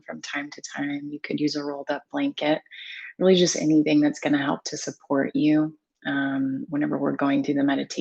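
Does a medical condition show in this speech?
No.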